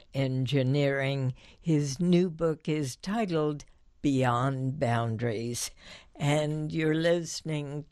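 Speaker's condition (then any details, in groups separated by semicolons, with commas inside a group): Spasmodic dysphonia; difficulty initiating voice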